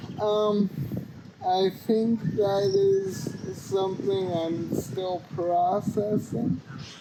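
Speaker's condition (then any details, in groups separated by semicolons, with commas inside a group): Cerebral palsy; cannot walk unaided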